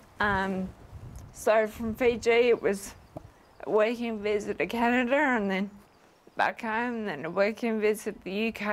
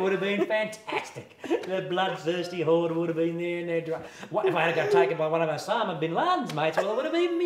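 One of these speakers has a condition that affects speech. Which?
The first: Friedreich's ataxia; progressive nervous system breakdown, cardiomyopathy, minor stroke; wheelchair, about 20 years since onset, began with balance loss; expects loss of speech and self-feeding.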